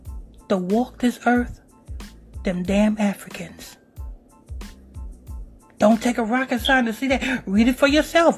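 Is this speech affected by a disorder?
No.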